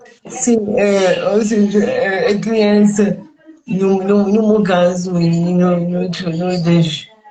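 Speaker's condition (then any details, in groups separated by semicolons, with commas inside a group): Cerebral palsy; speech affected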